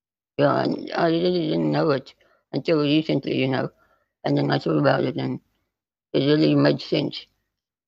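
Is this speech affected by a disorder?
Yes: spinal muscular atrophy type 2; progressive muscle wasting.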